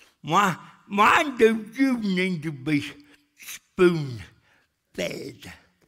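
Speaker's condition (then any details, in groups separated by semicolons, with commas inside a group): Cerebral palsy; speech still affected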